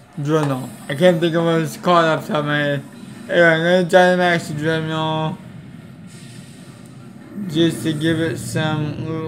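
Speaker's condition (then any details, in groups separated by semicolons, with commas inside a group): Cerebral palsy; affects legs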